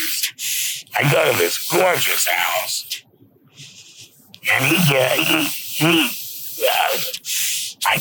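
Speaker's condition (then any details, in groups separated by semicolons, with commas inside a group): Laryngectomy; presses on neck daily to talk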